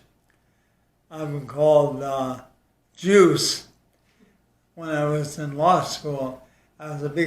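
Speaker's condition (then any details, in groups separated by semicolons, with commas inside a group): ALS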